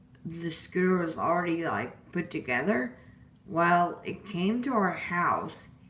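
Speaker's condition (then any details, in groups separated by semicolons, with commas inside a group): Disability causing slurred speech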